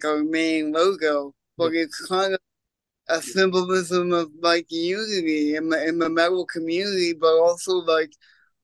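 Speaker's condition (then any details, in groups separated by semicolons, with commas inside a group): Cerebral palsy; congenital, lack of oxygen at birth, stroke-like state, left side of body, walks unassisted with limp; pulled groin muscle in bowling league, cannot walk, uses walker, band helps on and off stages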